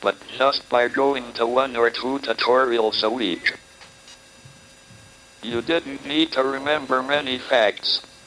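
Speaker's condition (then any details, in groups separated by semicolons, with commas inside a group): Motor neurone disease, speech-generating device; diagnosed at age 21, atypical case, not MS, initially given couple of years to live, uses voice synthesizer; speaks only through speech synthesizer, synthesizer mispronounces some names, needs phonetic respelling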